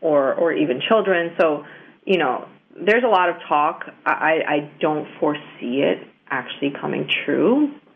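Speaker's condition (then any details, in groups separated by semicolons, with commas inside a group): No condition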